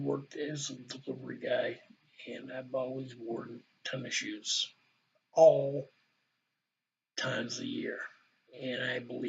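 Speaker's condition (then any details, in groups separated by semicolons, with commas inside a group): Ataxia; balance and speech deficit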